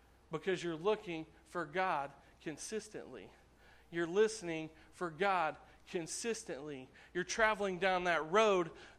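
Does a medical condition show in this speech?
No.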